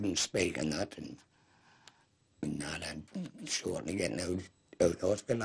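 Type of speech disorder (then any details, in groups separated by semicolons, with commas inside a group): Oesophageal speech; laryngectomy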